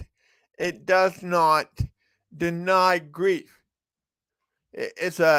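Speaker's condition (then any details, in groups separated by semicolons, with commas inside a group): Cerebral palsy; from birth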